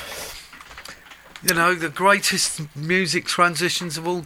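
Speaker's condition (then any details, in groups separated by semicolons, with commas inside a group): No condition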